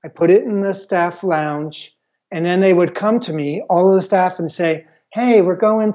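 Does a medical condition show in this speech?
No.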